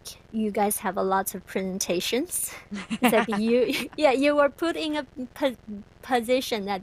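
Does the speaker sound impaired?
Yes: stuttering; hidden by pretending fluency first 30 years in China, once two-minute total block presenting; professional stuttering therapy, stuttering support groups and community, no longer conceals stutter; may stutter while speaking; here repeated sounds, prolonged sounds.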